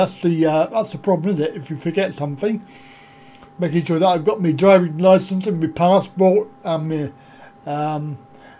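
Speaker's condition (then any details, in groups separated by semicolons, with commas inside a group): Cerebral palsy; back surgery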